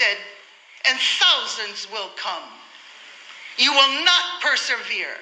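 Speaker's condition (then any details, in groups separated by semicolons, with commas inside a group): No condition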